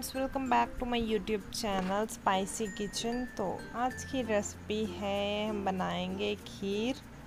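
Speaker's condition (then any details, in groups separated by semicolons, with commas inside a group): No condition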